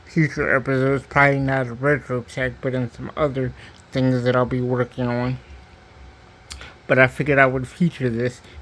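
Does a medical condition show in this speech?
Yes: cerebral palsy; diplegia.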